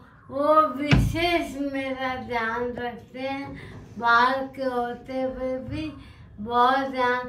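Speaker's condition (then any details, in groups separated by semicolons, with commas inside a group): Primary lateral sclerosis; stiffness, began in legs, then hands, then voice; wheelchair, slowly stiffening, physiotherapy, medicine, leg exercises; voice mildly affected, chewing swallowing exercises, om exercise helped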